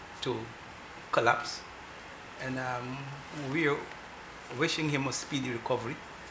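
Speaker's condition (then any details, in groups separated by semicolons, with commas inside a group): No condition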